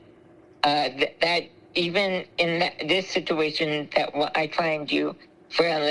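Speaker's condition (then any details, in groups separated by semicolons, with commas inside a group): Spinal muscular atrophy; ventilator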